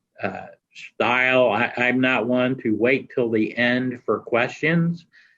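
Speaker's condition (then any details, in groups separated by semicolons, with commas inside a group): No condition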